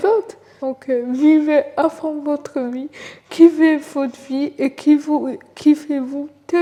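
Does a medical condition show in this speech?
Yes: cerebral palsy; from birth, uses wheelchair.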